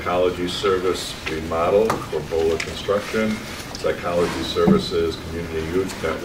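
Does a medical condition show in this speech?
No.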